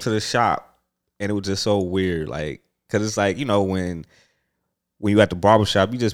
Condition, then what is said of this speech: No condition.